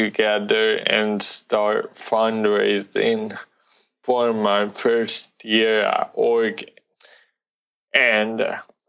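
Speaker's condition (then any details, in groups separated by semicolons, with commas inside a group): Cerebral palsy; lifelong speech impediment, worked to reduce it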